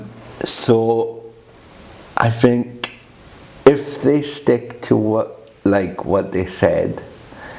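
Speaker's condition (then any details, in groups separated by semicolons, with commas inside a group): Cerebral palsy; quadriplegic form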